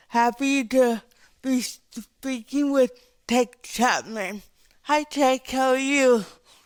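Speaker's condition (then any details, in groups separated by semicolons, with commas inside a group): Cerebral palsy; with developmental disabilities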